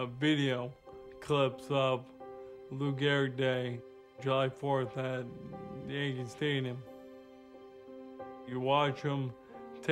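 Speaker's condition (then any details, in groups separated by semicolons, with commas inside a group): ALS; feeding tube, speaks through an aid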